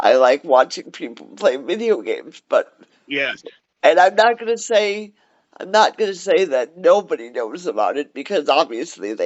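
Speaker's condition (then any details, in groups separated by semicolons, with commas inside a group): Cerebral palsy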